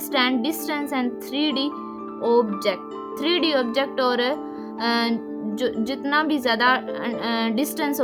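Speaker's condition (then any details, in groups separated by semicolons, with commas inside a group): No condition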